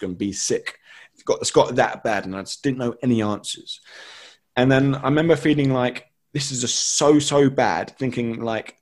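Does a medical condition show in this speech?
Yes: stutter; childhood stutter and pronunciation difficulty, coordination problems; speech working after six years of weekly one-to-one speech therapy; could not pronounce words, practiced th- sound repeatedly in therapy; here repeated words, prolonged sounds.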